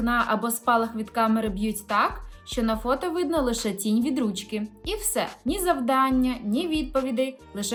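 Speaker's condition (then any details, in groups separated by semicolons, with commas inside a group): No condition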